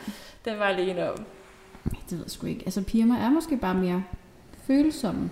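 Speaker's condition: No condition

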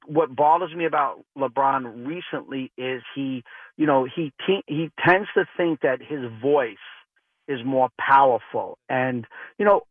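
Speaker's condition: No condition

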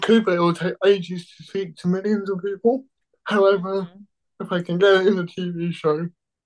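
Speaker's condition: Cerebral palsy

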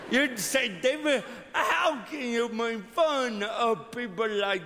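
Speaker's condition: Cerebral palsy; severe limitations

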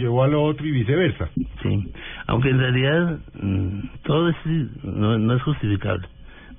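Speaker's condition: Parkinson's disease; Parkinson's disease present on return to Bogota, tremor, stooped posture at times, weakness; voice sometimes trembles, sometimes intelligible, sometimes not understood at all

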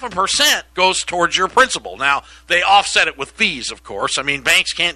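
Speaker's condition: No condition

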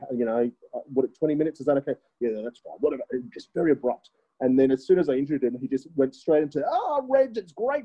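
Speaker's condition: No condition

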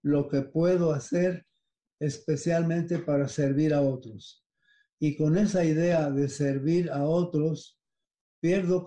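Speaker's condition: Parkinson's disease; onset 12 to almost 13 years ago, age 93, dopamine pills, affects smell, taste, balance, body rigidity; no tremor, fairly controlled, sudden difficulty swallowing and salivating about four months ago

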